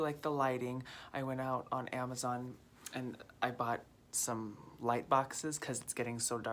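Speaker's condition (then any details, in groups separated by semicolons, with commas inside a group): No condition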